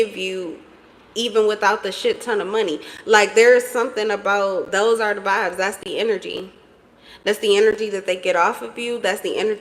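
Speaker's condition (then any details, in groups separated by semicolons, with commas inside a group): No condition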